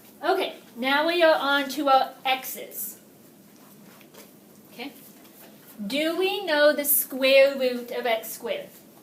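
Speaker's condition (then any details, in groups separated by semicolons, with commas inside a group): No condition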